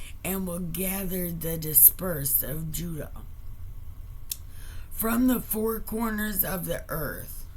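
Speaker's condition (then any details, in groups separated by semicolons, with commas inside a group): Brain injury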